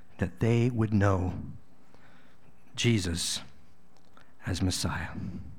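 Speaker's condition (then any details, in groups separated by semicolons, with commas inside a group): No condition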